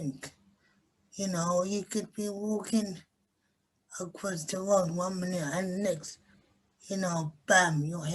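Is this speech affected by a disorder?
Yes: cerebral palsy.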